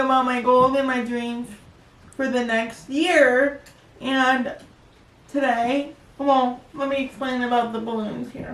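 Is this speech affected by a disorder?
Yes: cerebral palsy.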